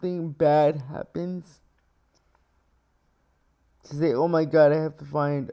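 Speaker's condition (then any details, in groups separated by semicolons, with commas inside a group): Cerebral palsy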